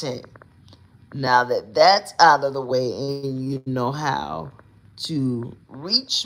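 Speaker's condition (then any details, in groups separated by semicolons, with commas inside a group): Cerebral palsy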